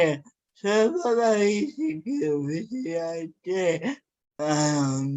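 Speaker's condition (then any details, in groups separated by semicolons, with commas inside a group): Cerebral palsy; severe, uses a wheelchair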